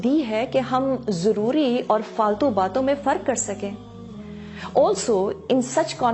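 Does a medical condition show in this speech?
No.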